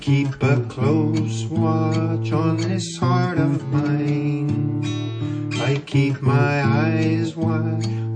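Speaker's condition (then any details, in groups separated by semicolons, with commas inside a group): No condition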